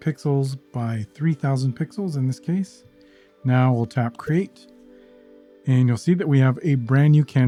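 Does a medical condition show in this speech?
No.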